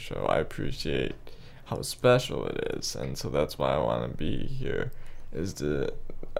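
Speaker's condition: Cerebral palsy, spastic quadriplegia; regular stretching, walking and exercise, occasional pain when muscles tight

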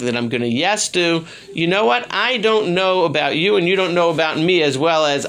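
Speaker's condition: No condition

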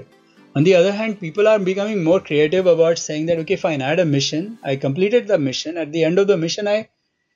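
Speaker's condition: No condition

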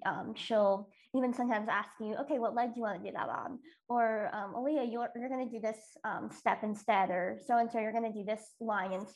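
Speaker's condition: Cleft lip and palate

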